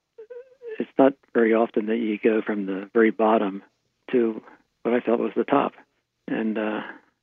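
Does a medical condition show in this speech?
Yes: Parkinson's disease; right hand tremor at onset, slack face, practices smiling, suspected cause fertilizer fumes, Magic Marker xylene; on carbidopa levodopa, tremors gone, functioning almost normally, Requip and other dopamine agonists tried earlier.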